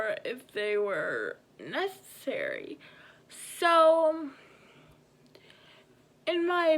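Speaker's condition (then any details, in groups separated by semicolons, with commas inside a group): Cerebral palsy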